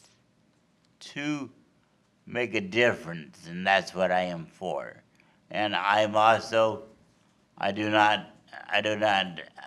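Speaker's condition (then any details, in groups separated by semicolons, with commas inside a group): Cerebral palsy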